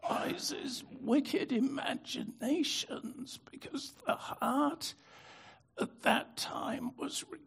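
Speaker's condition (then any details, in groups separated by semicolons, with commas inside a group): Spasmodic dystonia; affected voice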